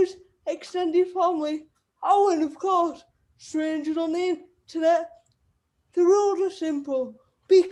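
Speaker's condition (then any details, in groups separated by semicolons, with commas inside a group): Cerebral palsy; wheelchair user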